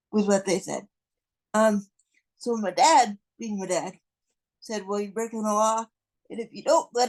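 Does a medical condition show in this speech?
Yes: cerebral palsy.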